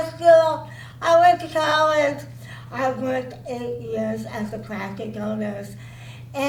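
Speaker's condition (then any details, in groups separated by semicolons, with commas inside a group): Cerebral palsy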